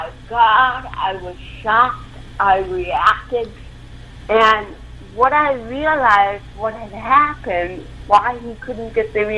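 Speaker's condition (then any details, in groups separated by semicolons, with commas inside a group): Cerebral palsy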